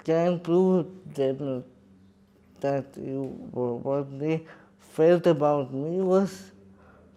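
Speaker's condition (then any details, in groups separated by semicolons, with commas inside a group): Cerebral palsy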